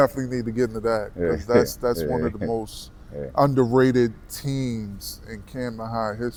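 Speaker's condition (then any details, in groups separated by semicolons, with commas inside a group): No condition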